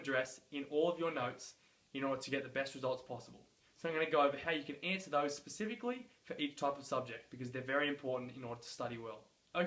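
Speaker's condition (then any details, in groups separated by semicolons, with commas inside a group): No condition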